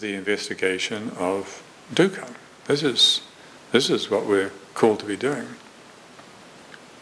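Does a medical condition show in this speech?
No.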